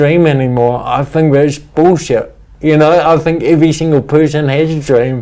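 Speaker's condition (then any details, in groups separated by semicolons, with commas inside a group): Cerebral palsy; speech impediment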